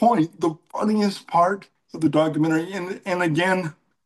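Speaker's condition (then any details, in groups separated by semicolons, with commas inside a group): Cerebral palsy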